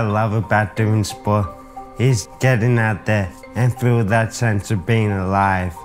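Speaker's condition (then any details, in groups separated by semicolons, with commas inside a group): Severe traumatic brain injury; skydiving accident; about 7 years since injury, wheelchair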